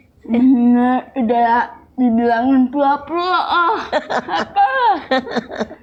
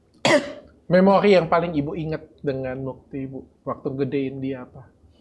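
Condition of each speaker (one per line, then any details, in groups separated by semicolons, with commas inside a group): Cerebral palsy
No condition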